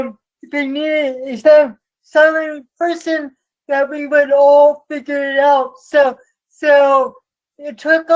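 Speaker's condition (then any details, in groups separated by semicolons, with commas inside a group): Cerebral palsy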